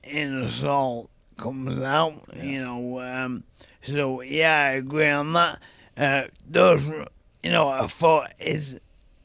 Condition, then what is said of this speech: ALS (motor neuron disease). But other than my voice, I've been normal at home, you know.